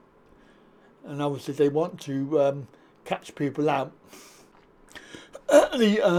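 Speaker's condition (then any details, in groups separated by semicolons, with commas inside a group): Cerebral palsy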